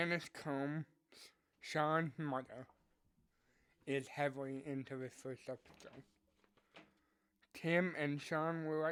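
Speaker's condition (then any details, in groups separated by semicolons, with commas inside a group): Cerebral palsy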